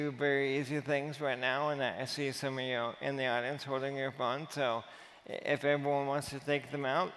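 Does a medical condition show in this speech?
Yes: amyotrophic lateral sclerosis.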